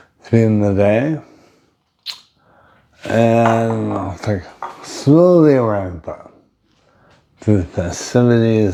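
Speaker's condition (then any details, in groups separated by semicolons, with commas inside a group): Brain injury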